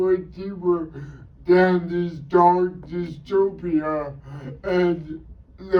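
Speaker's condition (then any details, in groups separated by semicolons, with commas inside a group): Cerebral palsy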